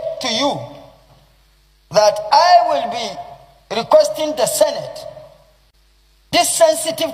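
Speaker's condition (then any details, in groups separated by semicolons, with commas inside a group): No condition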